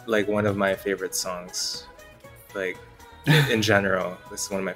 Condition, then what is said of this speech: None; typical speech.